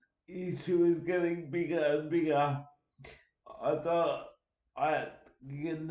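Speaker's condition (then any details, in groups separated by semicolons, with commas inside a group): Cerebral palsy; uses wheelchair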